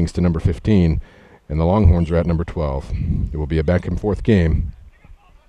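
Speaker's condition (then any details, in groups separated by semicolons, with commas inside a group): No condition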